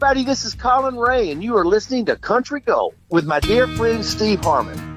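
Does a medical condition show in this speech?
No.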